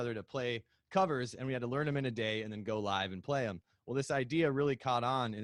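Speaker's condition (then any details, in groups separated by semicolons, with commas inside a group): No condition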